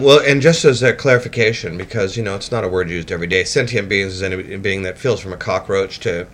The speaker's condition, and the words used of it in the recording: No condition.